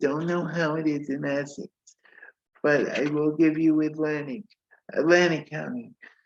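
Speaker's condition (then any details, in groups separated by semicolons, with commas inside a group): Cerebral palsy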